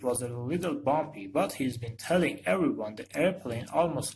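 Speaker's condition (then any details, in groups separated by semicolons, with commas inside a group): No condition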